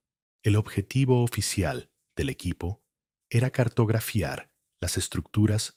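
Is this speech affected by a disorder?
No.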